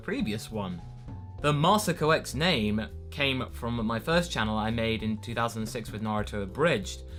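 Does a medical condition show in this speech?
No.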